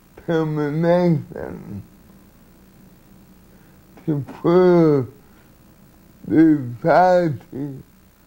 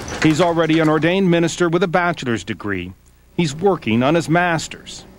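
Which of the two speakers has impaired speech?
The first: cerebral palsy, severe; present from birth; uses wheelchair, service dog; struggles to talk.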